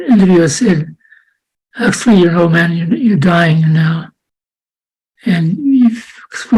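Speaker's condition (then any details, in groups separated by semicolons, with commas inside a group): Parkinson's disease; unsteady walking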